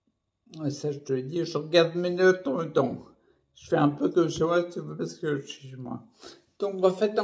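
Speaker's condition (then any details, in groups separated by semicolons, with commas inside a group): Primary progressive multiple sclerosis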